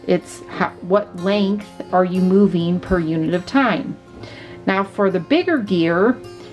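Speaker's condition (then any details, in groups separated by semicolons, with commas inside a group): No condition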